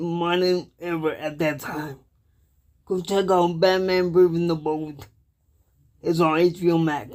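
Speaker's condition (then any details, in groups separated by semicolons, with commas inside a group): Cerebral palsy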